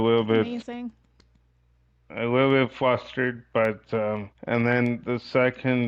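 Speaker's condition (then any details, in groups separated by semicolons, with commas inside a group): Cerebral palsy; from birth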